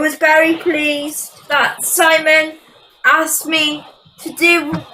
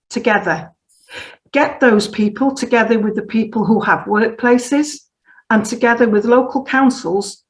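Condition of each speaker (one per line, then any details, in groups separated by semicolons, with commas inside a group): Cerebral palsy; electric wheelchair user
No condition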